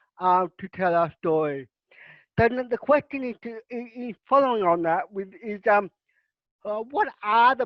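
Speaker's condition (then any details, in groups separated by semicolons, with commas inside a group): Cerebral palsy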